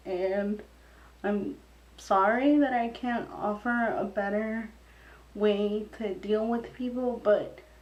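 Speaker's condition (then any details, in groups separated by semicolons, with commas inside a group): Cerebral palsy; wheelchair user, past surgeries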